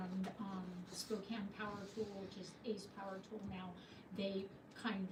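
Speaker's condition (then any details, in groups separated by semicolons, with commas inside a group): No condition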